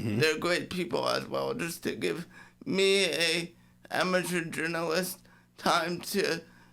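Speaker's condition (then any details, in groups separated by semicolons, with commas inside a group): Cerebral palsy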